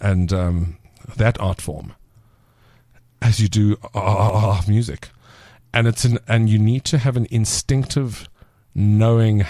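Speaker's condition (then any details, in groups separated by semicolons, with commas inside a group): Stutter; stutter since childhood, severe in youth, fear of speaking, shyness, later gained confidence; stutter still present, noticeably slowing interview, more relaxed as interview goes on; worse under stress, less when relaxed, chose menu items by what could be said; repeated sounds, prolonged sounds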